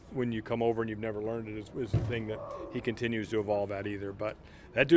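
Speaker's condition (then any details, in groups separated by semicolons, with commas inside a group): No condition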